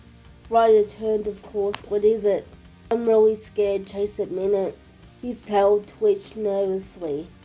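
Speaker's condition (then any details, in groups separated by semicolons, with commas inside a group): Cerebral palsy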